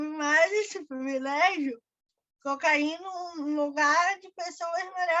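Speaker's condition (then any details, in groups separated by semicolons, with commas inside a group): Cerebral palsy; birth brain injury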